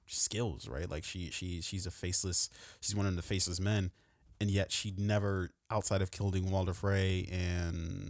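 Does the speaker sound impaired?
No.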